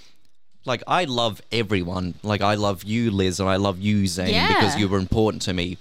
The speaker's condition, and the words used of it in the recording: No condition.